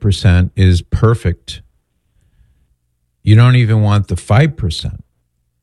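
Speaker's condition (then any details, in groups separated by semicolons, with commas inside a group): No condition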